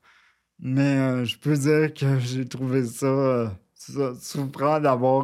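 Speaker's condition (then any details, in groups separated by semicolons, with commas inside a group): Cerebral palsy, near quadriplegia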